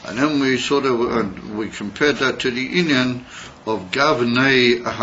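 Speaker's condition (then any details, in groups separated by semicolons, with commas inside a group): No condition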